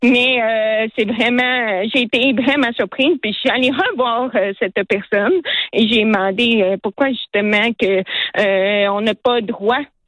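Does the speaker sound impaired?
Yes: hearing loss; hard of hearing, relies on lip reading.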